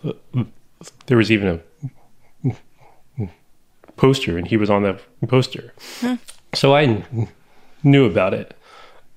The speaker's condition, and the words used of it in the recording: Stuttering. I know it's very awkward and that it's jagged and that it's just the opposite of anything that is normally on TV or radio.